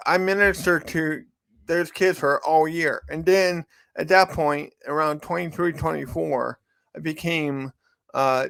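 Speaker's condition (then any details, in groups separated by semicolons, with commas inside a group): Cerebral palsy; from birth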